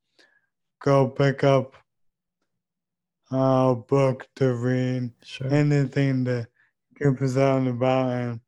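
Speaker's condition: ALS; 2 years since diagnosis

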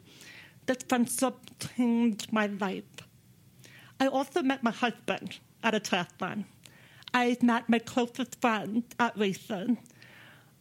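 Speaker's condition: Deafness; speaks with own voice

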